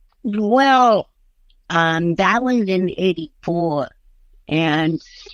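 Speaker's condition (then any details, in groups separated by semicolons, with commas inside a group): Cerebral palsy; since early childhood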